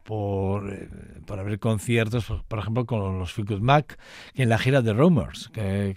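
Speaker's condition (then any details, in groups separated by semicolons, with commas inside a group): No condition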